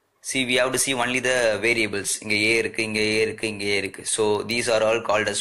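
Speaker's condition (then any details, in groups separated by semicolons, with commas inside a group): No condition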